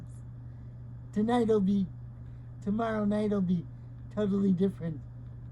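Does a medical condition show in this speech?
Yes: cerebral palsy.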